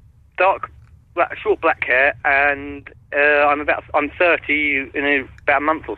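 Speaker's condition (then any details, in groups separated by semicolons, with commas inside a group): Stutter; trying to suppress stutter while on air; halting, broken-off sentences, trouble explaining self, host asks why caller cannot speak; repeated sounds, prolonged sounds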